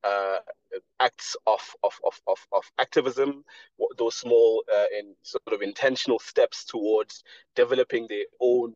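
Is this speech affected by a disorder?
Yes: stammer; stammer since at least high school, used debating and public speaking to build speaking confidence; stammers a lot, self-described speech impediment; here repeated sounds.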